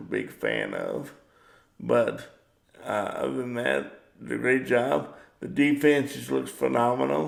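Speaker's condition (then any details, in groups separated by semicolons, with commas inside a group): Cerebral palsy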